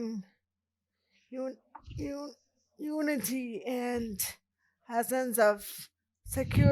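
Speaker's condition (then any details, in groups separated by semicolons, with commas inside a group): Cerebral palsy; present from birth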